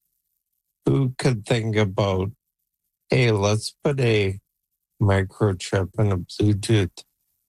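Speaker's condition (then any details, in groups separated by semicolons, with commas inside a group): ALS; Neuralink n1 brain implant 3 months ago, Toronto Western Hospital trial, computer control, age 48; still talking, voice declining, voice banked with 11 labs, communicating by computer through implant; expects to lose speech soon, 11 labs AI voice to speak via Neuralink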